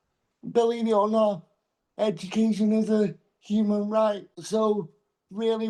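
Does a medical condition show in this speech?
Yes: cerebral palsy.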